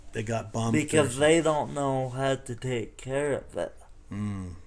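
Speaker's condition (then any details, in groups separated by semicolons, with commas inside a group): Cerebral palsy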